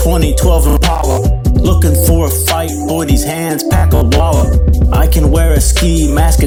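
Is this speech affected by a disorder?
No.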